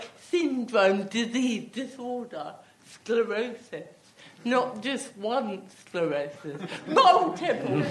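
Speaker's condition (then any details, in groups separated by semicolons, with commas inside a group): Athetoid cerebral palsy; with myotonia and ataxia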